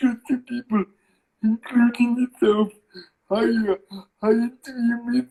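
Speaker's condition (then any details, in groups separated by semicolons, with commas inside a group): Cerebral palsy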